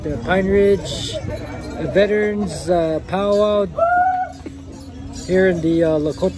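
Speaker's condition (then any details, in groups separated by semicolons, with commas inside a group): No condition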